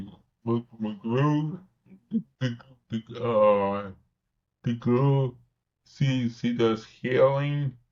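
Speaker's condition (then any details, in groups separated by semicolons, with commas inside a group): Cerebral palsy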